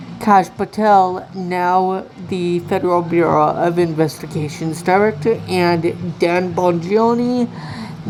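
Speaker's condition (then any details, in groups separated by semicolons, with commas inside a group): Cerebral palsy; from birth, walks with walker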